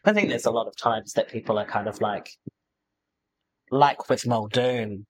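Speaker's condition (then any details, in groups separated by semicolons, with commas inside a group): No condition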